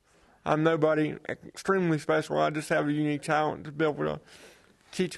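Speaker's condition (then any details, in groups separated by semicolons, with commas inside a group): Cerebral palsy; diagnosed at early age, more than 30 operations, uses wheelchair; age 46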